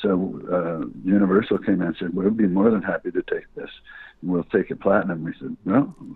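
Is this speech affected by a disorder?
Yes: Parkinson's disease; earlier radiation for cancer treatment.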